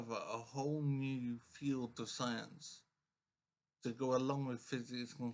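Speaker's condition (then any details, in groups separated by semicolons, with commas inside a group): Brain injury; severe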